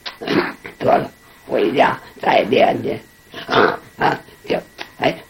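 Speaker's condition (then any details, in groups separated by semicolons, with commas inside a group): Laryngectomy; learned esophageal speech at training class, practised belching, initially failed when nervous; talks using esophageal voice, spoke quietly to 郝老师 beside him; air taken in then released like a belch, shaped by mouth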